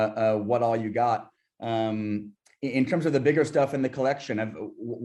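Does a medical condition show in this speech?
No.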